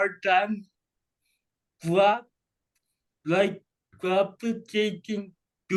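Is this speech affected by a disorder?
Yes: cerebral palsy.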